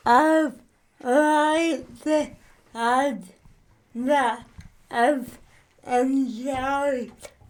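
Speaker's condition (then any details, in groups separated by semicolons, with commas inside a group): Cerebral palsy; from birth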